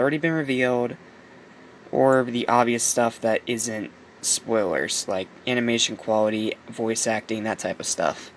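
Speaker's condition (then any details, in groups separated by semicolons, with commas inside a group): No condition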